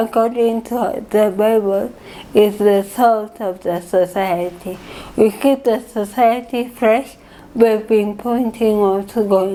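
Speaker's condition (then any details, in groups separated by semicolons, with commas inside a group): Cerebral palsy; from birth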